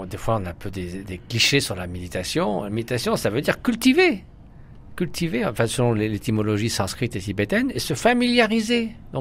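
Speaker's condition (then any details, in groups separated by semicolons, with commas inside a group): No condition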